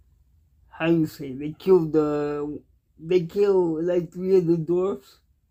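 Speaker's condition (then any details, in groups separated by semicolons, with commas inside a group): Cerebral palsy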